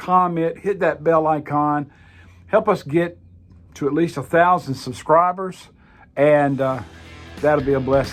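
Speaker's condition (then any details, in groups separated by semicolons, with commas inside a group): No condition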